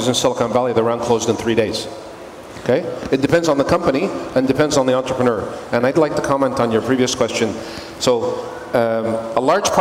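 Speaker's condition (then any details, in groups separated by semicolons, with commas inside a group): No condition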